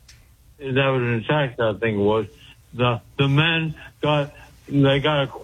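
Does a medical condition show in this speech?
Yes: speech impediment after head injury; cause unclear, stabbed and hit in head with ashtray by girlfriend years ago, cognition reportedly intact; rapid fire delivery, trouble getting words out, hard to follow.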